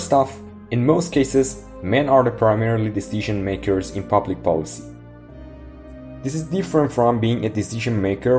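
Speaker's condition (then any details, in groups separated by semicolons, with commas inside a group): No condition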